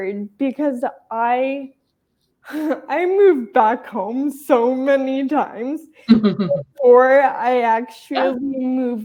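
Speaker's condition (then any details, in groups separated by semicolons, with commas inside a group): Traumatic brain injury; still slows things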